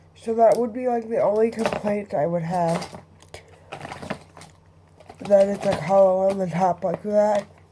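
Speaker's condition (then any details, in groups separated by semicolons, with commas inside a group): Cerebral palsy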